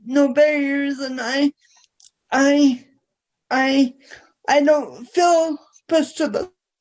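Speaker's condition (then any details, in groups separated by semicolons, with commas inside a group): Cerebral palsy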